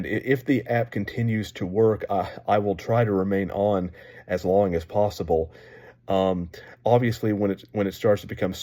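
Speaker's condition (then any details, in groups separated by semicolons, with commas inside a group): No condition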